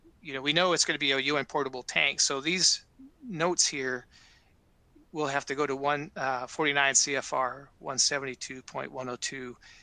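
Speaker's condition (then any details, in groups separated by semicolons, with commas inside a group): No condition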